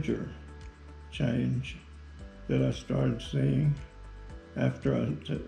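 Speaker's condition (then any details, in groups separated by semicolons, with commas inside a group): Parkinson's disease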